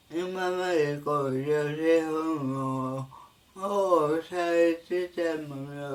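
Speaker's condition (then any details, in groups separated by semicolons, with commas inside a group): Cerebral palsy; severe, uses a wheelchair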